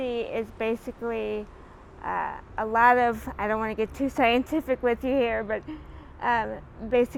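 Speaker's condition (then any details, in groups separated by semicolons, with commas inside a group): Cerebral palsy; spasticity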